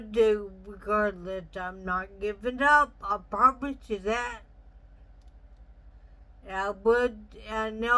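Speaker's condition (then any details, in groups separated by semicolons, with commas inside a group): Traumatic brain injury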